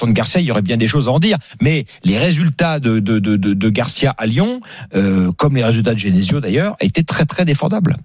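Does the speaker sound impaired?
No.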